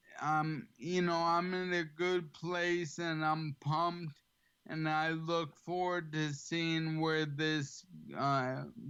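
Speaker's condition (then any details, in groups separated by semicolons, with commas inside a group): ALS; slightly slurred, has to slow down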